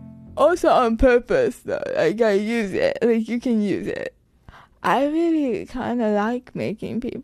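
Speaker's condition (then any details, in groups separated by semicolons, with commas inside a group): Cerebral palsy; full-time wheelchair user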